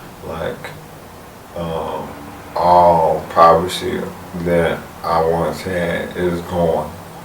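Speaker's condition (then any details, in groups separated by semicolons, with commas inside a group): ALS; speech progressively lost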